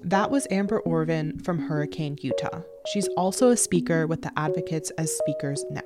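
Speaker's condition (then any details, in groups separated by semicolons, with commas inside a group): No condition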